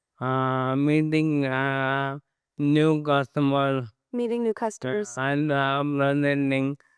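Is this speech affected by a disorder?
Yes: ALS; onset in hands, spread to legs, upper body atrophy; about three years since diagnosis, walker, physio, speech therapy; slurred, worse with stress, fatigue; trouble S, P, H; throat clearing.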